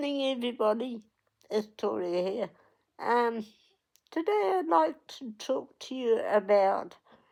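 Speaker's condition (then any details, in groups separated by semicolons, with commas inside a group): Cerebral palsy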